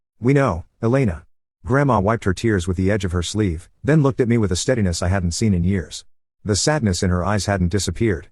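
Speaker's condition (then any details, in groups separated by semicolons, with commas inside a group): No condition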